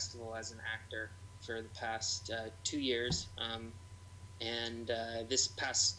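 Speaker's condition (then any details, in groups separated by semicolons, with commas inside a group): No condition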